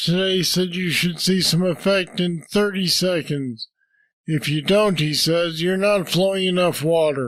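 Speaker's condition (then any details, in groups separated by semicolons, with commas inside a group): Parkinson's disease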